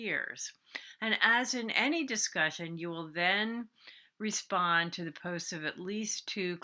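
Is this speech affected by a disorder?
No.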